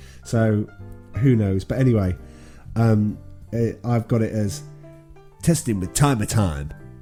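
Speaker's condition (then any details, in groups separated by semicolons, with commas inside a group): No condition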